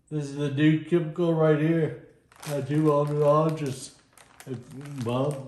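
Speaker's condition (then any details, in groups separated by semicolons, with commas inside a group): Friedreich's ataxia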